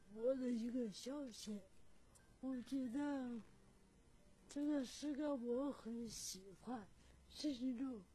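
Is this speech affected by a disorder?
Yes: cerebral palsy; from birth, breech delivery with oxygen deprivation, impaired mobility, handwriting very difficult; unclear articulation, self-described in own poem.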